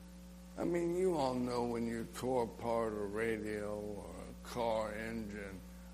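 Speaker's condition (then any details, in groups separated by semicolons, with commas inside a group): ALS; spitting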